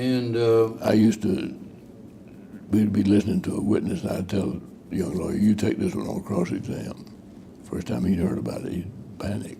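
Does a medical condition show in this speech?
Yes: Parkinson's disease.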